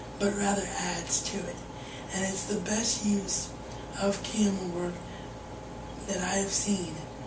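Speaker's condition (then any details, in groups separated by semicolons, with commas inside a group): Cerebral palsy; wheelchair bound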